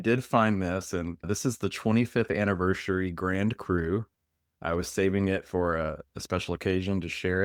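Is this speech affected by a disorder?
No.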